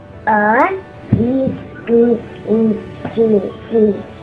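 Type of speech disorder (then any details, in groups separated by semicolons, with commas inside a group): Childhood apraxia of speech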